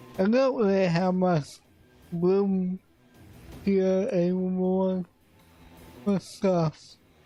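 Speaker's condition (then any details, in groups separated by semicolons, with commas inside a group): Cerebral palsy; affects voice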